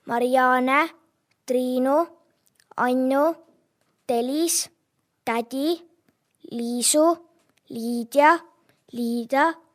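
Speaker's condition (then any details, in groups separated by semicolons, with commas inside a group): No condition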